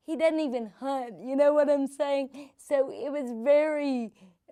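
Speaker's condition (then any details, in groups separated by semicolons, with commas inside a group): Cerebral palsy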